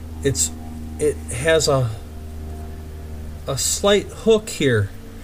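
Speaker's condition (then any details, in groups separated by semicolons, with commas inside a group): No condition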